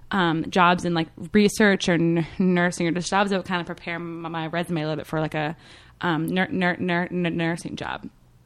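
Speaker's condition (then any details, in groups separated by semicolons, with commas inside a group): Stuttering; had stuttering therapy; openly discloses stuttering in job interviews; sometimes fluent when disclosing, slows down to explain stuttering to listeners; repeated sounds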